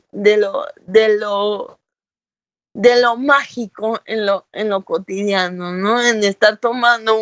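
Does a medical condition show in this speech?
Yes: cerebral palsy.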